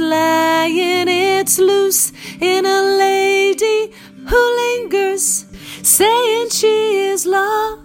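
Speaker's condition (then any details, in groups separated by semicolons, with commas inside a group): No condition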